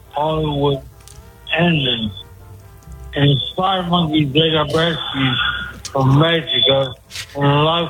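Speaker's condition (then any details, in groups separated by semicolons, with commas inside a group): Speech impediment; deaf in left ear; calling on speakerphone from echoey laundry room because of left-ear deafness; hard to understand, worse on speakerphone with echo and delayed show behind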